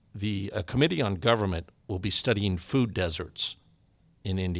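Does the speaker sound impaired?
No.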